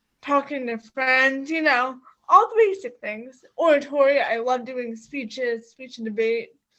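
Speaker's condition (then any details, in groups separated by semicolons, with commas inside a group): Cerebral palsy; quadriplegic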